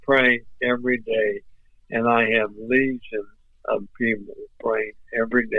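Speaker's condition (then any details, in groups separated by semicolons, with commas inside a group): ALS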